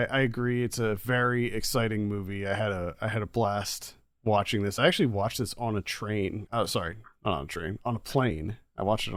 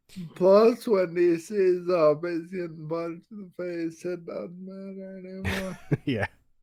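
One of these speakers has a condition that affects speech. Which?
The second: Friedreich's ataxia; Friedreich's ataxia, affects balance and coordination.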